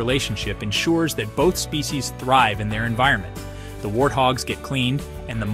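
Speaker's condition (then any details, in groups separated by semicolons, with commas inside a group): No condition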